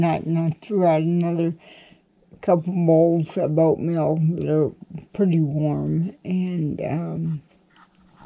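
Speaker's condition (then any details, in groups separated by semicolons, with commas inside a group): Cerebral palsy; cannot walk, crawls to get around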